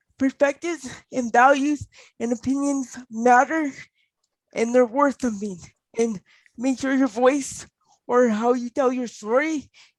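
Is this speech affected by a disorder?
Yes: cerebral palsy; mainly fine motor and speech.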